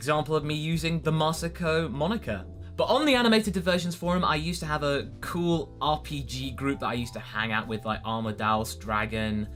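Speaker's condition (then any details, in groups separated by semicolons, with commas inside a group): No condition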